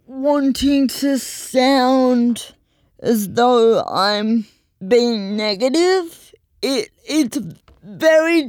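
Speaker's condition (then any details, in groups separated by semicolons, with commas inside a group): Cerebral palsy; old wheelchair creaking and whirring audible in background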